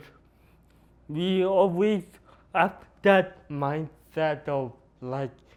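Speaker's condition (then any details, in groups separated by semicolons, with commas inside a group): Cerebral palsy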